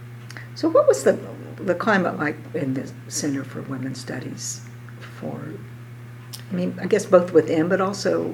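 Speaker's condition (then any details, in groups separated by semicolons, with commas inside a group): No condition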